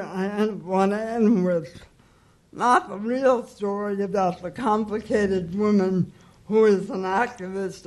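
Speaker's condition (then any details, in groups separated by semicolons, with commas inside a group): Cerebral palsy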